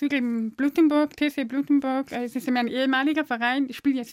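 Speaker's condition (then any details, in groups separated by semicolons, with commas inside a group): Deafness; deaf since birth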